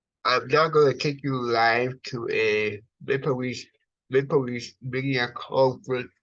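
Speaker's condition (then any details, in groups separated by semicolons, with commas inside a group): Cerebral palsy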